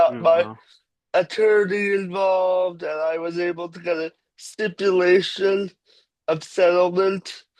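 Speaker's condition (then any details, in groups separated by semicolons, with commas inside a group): Cerebral palsy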